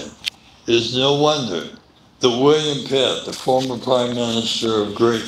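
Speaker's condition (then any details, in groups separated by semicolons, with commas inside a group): Medical condition affecting speech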